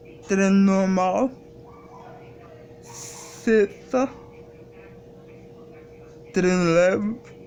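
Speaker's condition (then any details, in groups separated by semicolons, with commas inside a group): Cerebral palsy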